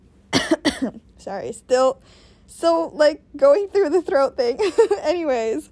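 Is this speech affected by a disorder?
No.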